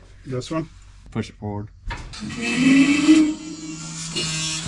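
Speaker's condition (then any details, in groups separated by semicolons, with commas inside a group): No condition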